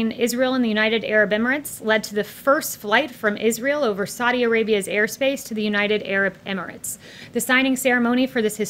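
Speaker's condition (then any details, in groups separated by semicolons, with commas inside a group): No condition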